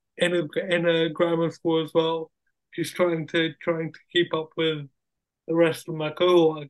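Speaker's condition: Cerebral palsy; wheelchair user

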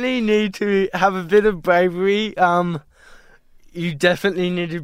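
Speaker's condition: Cerebral palsy; diagnosed at 12 months, Westmead hospital, prognosis may never walk or talk, play-based therapy; age 17, ongoing therapies via Cerebral Palsy Alliance, placing ski poles difficult

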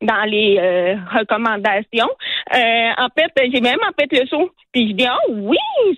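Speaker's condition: Hearing loss; hard of hearing, relies on lip reading

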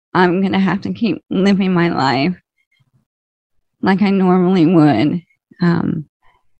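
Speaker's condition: ALS, slow progressing

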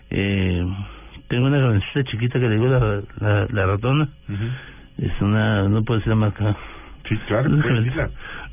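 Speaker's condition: Parkinson's disease; Parkinson's disease present on return to Bogota, tremor, stooped posture at times, weakness; voice sometimes trembles, sometimes intelligible, sometimes not understood at all

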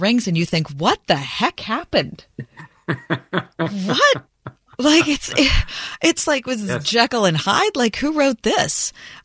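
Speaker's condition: No condition

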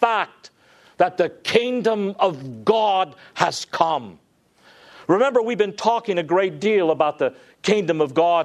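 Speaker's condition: No condition

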